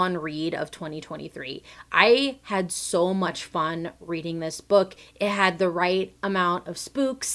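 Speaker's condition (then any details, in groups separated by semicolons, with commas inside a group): No condition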